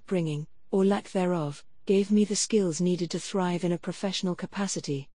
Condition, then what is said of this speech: None; typical speech.